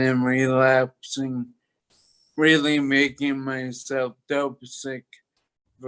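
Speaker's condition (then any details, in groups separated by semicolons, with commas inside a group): Toxic leukoencephalopathy, locked-in syndrome; stage 4, recovering rapidly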